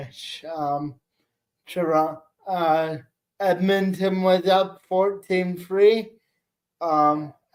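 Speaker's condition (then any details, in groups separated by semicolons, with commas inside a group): Cerebral palsy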